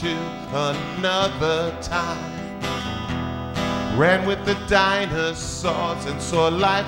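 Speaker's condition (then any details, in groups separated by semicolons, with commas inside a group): No condition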